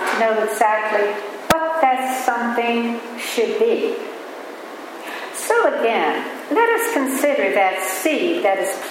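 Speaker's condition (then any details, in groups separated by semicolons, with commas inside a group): No condition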